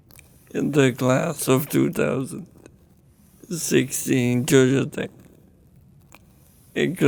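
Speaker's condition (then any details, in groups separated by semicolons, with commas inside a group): ALS; progressive, weakening limbs and breathing muscles; wheelchair and ventilator dependent, round-the-clock attendant; voice unreliable, cannot speak in real time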